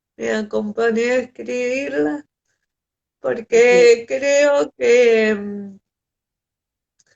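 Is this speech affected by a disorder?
Yes: cerebral palsy; respiratory arrest at birth.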